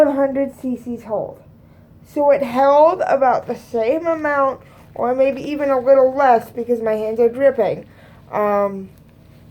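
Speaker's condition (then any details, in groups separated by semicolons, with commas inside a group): Cerebral palsy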